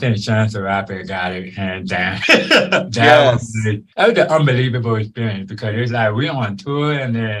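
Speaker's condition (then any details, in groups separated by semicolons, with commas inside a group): Born deaf; congenital deafness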